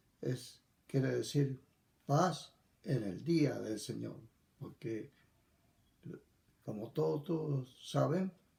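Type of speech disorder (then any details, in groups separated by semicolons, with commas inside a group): None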